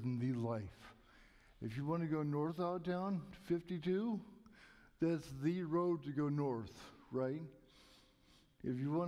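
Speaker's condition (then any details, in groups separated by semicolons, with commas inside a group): Cerebral palsy; may be hard to understand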